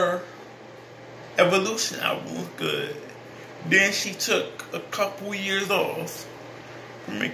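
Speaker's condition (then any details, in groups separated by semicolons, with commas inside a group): Cerebral palsy; speech is not the best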